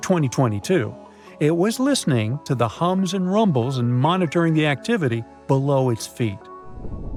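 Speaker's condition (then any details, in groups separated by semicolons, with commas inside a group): No condition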